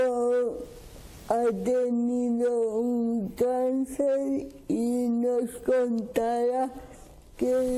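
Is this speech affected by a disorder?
Yes: cerebral palsy; speaks with difficulty.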